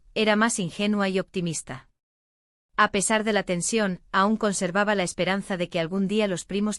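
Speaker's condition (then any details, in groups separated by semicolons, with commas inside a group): No condition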